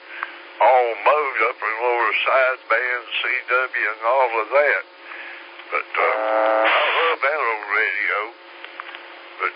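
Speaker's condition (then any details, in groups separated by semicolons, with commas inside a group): Slurred speech; takes 17 different medications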